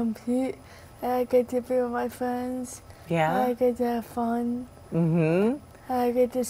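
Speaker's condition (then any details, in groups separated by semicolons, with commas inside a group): Cerebral palsy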